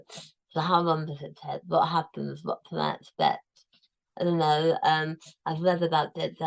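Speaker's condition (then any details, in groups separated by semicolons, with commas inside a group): Tongue cancer, tongue removed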